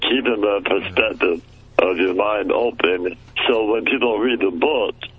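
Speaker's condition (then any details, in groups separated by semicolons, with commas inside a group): Muscular dystrophy; childhood onset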